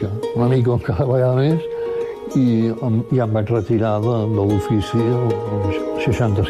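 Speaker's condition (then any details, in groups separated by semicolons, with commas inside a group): Parkinson's disease; progressive Parkinson's disease, about 15 years by time of death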